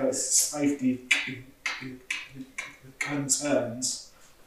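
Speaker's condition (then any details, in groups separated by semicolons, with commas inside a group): Stutter; stammer, difficulty saying things at work raising safety concerns, speech reportedly different when drunk; prolonged sounds, blocks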